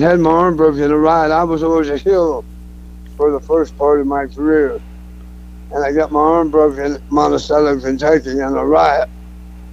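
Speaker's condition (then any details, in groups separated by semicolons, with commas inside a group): Throat cancer; cancer survivor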